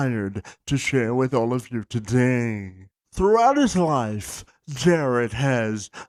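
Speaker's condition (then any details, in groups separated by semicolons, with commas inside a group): Cerebral palsy; spastic quadriplegic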